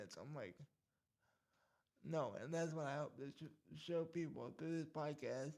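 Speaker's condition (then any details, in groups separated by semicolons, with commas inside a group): Cerebral palsy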